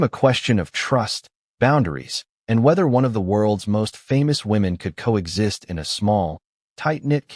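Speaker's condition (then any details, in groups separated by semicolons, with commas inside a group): No condition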